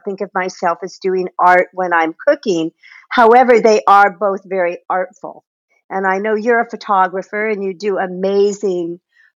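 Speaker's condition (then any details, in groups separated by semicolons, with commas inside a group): No condition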